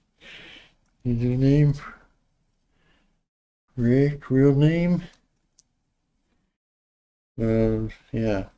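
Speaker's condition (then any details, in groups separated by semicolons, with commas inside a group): Parkinson's disease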